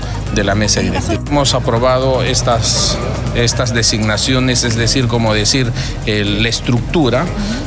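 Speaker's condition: No condition

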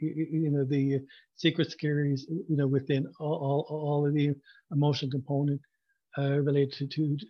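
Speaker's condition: Stuttering; severe stutter, earlier avoidance of stuttering, earlier fluency-focused treatment; stuttering during recording; blocks, repetitions and prolongations; repeated sounds, repeated words, prolonged sounds

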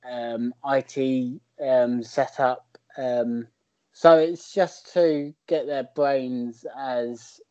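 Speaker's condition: Cerebral palsy

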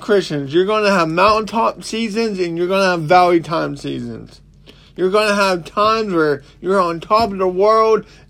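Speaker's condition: Cerebral palsy; walks with a limp

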